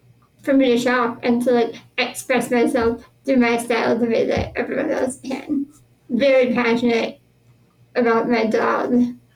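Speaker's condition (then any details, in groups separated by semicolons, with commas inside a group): Spinal muscular atrophy; born with it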